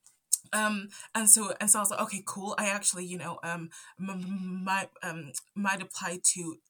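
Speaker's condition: Stutter; onset around age 5 after move from Zambia to UK, none before per parents, cause unknown; adult, ongoing stutter; stutters here and there, stutter affects talking, often stays quiet to avoid stuttering; repeated sounds, prolonged sounds

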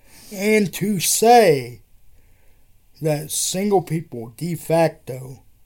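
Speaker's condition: Cerebral palsy; wheelchair user

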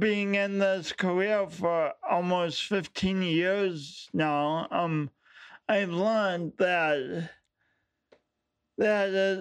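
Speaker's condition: Speech impediment; unique walk

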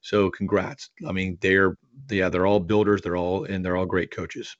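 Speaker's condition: No condition

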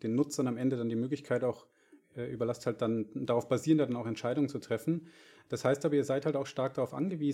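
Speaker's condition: No condition

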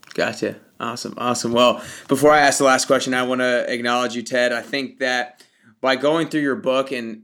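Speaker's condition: No condition

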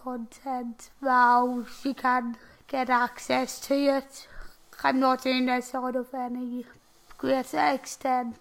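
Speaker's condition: Tracheostomy and ventilator dependent

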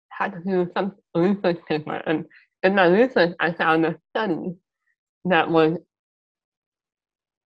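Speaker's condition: Muscular dystrophy; mild speech impairment

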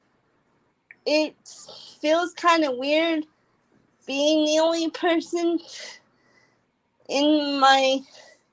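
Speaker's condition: Cerebral palsy; congenital, drives electric wheelchair

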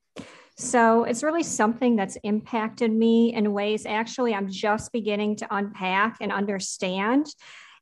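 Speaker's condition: Cleft palate; speech, breathing and swallowing issues in childhood, speech therapy until about adolescence

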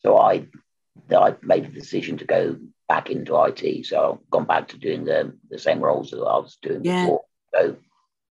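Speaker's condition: Total laryngectomy; croaky voice five years before diagnosis, voice now very good, better than before, accent kept

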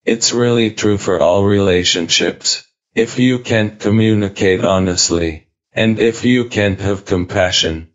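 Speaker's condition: ALS, speech-generating device; silences while typing

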